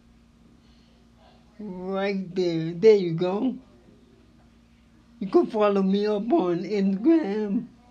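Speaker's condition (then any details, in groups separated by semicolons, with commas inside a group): Cerebral palsy; cannot walk, uses wheelchair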